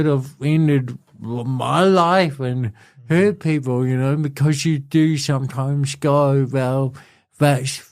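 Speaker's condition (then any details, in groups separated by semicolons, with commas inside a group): Cerebral palsy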